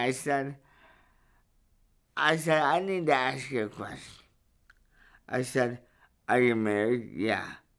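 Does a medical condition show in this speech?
Yes: cerebral palsy; verbal, able to speak up.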